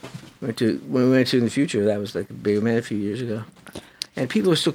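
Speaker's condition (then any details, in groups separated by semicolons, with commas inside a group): Parkinson's disease; young onset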